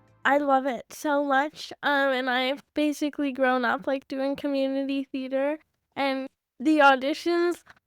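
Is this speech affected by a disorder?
Yes: cerebral palsy.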